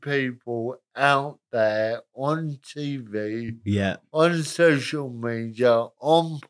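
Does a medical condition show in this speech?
Yes: cerebral palsy, spastic, moderate; talks a bit funny.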